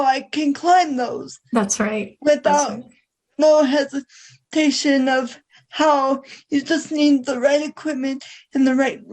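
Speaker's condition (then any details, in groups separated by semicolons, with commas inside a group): Cerebral palsy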